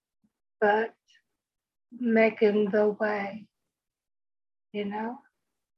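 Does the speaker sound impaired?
Yes: speech impediment; possibly a bit slower than before, needs extra time to speak.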